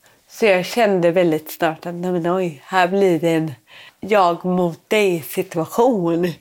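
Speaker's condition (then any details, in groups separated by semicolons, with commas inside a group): Cerebral palsy; cerebral palsy from birth asphyxia, umbilical cord around neck, born without heartbeat, resuscitated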